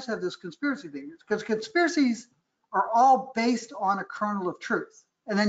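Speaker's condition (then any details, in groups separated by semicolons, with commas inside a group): No condition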